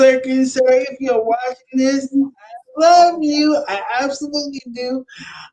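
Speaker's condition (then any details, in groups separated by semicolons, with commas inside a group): Cerebral palsy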